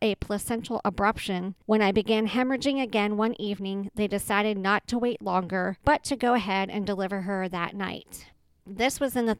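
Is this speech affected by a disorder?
Yes: cleft palate with Pierre Robin, Pierre Robin sequence, no cleft lip; congenital Pierre Robin, cleft palate without lip, one-side enlarged tongue hemangioma, three palate surgeries incl. uvula attachment; palate closed, jaw improved expanders, Frankel, braces, scarred eardrums from four tube sets, constant ear ringing; childhood sound substitutions from open palate, speech therapy through 4th-5th grade, normal since surgery near twelve.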